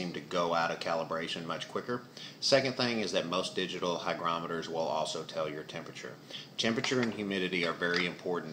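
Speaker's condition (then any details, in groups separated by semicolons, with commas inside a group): No condition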